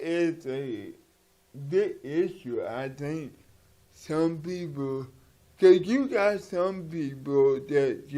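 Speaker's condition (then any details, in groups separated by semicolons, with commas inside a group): Cerebral palsy; from birth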